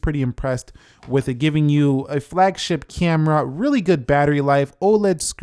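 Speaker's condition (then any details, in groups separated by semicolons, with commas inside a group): No condition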